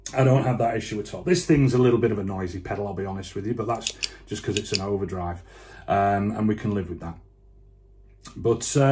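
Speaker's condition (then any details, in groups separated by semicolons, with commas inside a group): No condition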